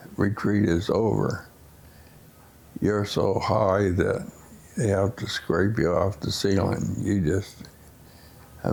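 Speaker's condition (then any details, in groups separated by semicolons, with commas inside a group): Essential tremor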